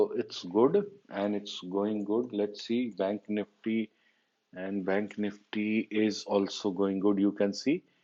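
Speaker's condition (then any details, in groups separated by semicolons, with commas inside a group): No condition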